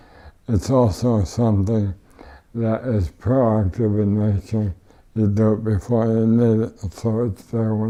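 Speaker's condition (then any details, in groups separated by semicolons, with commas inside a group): ALS; power wheelchair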